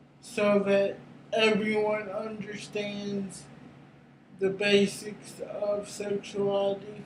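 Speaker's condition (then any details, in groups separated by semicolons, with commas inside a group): Cerebral palsy; brain injury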